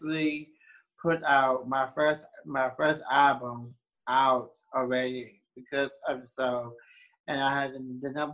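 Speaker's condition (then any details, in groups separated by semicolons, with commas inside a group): Down syndrome; born with Down syndrome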